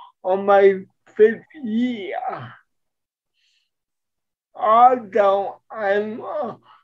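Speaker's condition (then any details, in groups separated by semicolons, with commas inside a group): Cerebral palsy; present from birth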